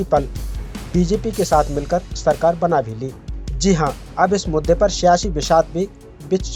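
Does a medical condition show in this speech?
No.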